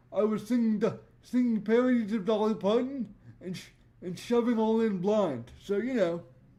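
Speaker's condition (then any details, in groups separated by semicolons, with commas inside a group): Cerebral palsy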